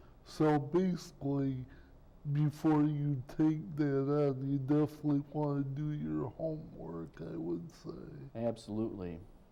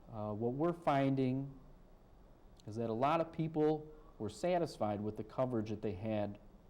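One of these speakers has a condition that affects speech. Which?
The first: cerebral palsy; present from birth.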